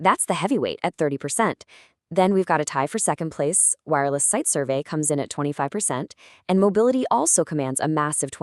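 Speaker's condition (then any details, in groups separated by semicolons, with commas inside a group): No condition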